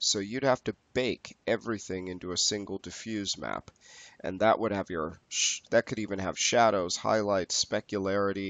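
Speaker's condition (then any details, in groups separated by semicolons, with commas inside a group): No condition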